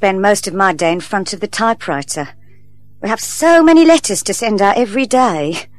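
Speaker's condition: No condition

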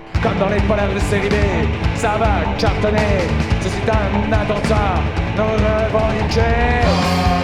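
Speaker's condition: No condition

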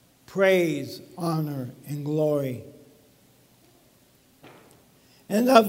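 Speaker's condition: ALS; diagnosed, brace on foot; wearing foot brace for first time, may stumble and fall; talking a little bit funny

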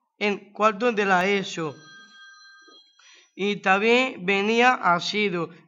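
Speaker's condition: Down syndrome; age 20

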